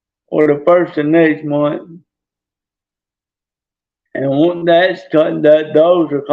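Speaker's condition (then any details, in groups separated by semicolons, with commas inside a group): Traumatic brain injury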